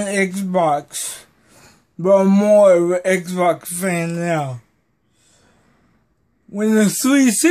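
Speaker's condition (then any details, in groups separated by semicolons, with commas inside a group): Cerebral palsy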